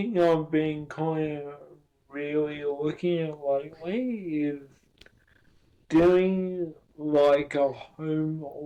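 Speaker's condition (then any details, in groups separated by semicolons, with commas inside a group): Cerebral palsy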